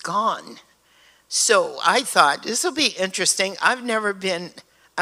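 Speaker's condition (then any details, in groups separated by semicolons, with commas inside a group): No condition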